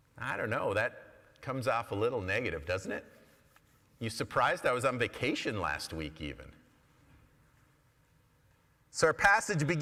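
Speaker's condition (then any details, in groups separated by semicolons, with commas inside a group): No condition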